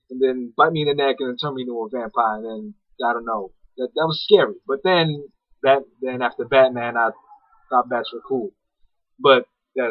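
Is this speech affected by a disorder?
No.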